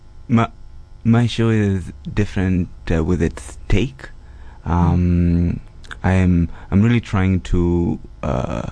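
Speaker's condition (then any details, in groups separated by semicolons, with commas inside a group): Stutter; stutter since childhood, about 20 years, mother responded with anger; stutter barely noticeable in studio per host; hard to say s followed by t, gets stuck on b, spoke slowly to hide stutter; repeated sounds, repeated words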